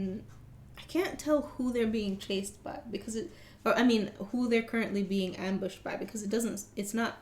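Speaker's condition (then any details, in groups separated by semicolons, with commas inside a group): No condition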